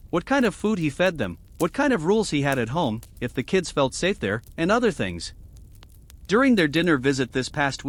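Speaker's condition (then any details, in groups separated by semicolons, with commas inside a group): No condition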